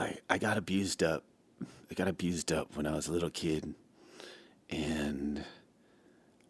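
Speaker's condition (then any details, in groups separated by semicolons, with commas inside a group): No condition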